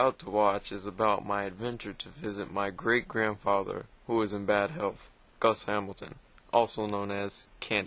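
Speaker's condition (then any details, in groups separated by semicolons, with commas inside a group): No condition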